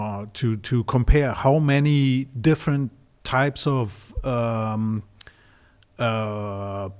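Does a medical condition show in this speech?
No.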